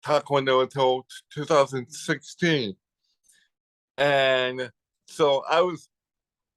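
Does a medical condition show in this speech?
Yes: cerebral palsy.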